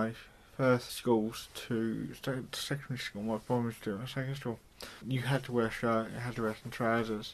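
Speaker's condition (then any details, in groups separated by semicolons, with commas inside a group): Cerebral palsy, mild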